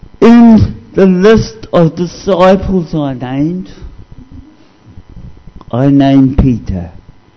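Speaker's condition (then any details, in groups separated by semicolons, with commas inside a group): Cerebral palsy; discovered at age 2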